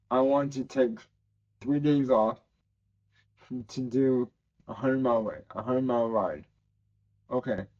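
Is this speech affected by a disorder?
Yes: cerebral palsy; tends to mess up words.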